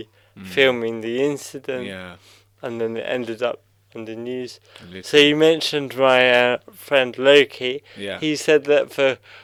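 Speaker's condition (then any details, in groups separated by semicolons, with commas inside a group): Cerebral palsy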